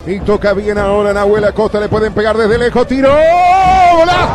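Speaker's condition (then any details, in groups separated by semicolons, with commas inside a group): No condition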